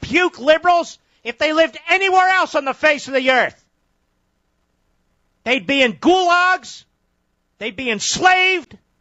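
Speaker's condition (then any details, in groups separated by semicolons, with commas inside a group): No condition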